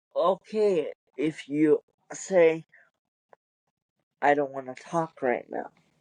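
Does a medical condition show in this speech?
Yes: cerebral palsy; wheelchair user.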